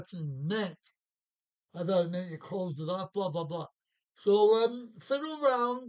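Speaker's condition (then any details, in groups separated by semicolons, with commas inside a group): Parkinson's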